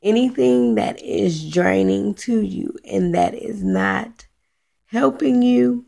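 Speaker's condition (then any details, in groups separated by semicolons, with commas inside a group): Cerebral palsy, spastic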